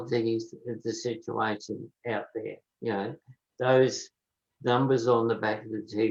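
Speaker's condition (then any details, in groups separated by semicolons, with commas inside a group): Motor neurone disease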